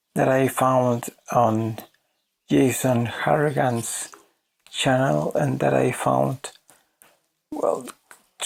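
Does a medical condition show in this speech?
Yes: ALS.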